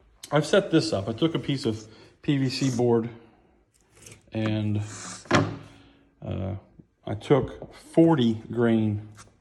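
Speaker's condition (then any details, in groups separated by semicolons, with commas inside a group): No condition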